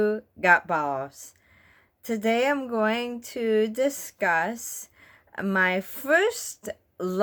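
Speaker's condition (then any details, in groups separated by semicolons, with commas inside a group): Bulbar ALS; bulbar onset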